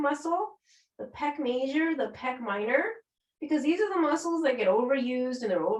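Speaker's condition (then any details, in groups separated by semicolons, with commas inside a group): No condition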